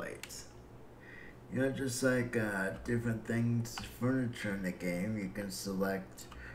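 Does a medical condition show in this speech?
Yes: cerebral palsy; breathing fine.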